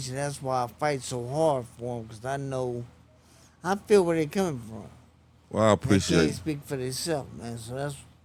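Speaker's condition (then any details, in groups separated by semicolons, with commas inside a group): Traumatic brain injury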